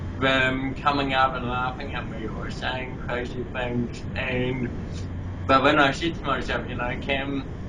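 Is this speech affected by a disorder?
Yes: cerebral palsy; mild brain injury.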